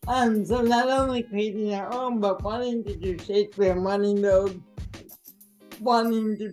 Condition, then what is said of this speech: Cerebral palsy. Now, I do worry sometimes about my diction because I have a speech impediment.